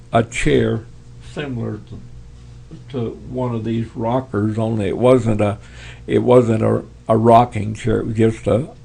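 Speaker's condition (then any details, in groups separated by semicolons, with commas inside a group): Parkinson's; tremors as early symptom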